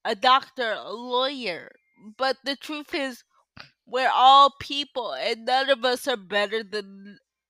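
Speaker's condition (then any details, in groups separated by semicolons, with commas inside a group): Cerebral palsy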